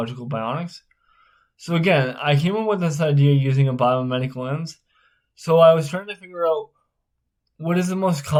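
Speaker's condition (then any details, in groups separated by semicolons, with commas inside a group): Spastic cerebral palsy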